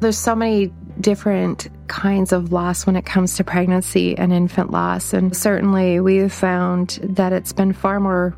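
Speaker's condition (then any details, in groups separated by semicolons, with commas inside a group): No condition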